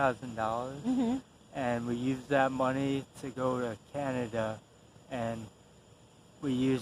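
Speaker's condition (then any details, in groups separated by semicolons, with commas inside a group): Traumatic brain injury; concussion, coma, left arm and hand affected; about 8 years since injury, still improving, hyperbaric oxygen therapy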